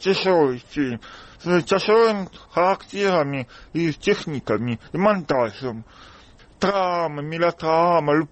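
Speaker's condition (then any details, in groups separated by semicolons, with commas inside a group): Deafness; congenital deafness, kindergarten with hearing children, then school for the deaf, no hearing aid in childhood; hears poorly; speaks little, lip-reads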